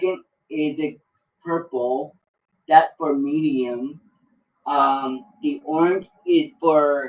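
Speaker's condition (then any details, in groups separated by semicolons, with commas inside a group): Cerebral palsy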